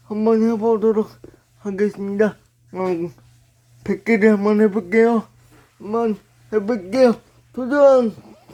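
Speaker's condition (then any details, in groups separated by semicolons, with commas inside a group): Brain lesion disability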